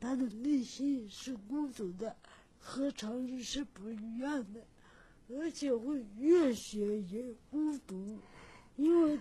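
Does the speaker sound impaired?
Yes: cerebral palsy; from birth, breech delivery with oxygen deprivation, impaired mobility, handwriting very difficult; unclear articulation, self-described in own poem.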